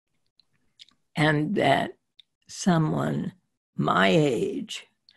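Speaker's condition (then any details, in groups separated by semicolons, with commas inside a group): Spasmodic dysphonia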